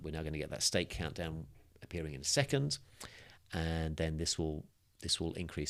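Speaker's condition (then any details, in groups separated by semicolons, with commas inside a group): No condition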